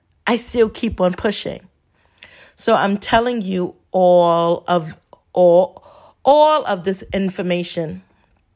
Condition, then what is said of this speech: Stuttering. So you will hear me stumble upon words, and that is okay.